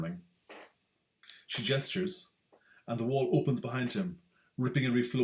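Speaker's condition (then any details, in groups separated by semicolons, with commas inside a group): No condition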